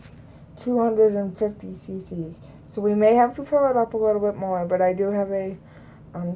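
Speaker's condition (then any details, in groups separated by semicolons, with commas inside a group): Cerebral palsy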